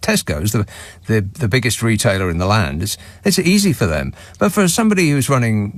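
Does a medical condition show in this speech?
No.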